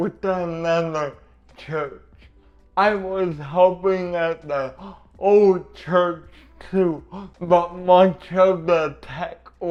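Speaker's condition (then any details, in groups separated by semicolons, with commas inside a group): Cerebral palsy; uses adaptive equipment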